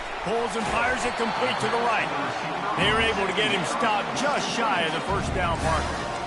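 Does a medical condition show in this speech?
No.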